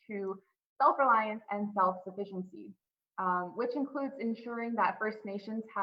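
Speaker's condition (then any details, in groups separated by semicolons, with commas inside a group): No condition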